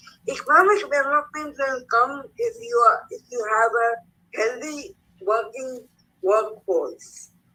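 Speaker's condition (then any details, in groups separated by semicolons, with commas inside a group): Cerebral palsy; mostly physically okay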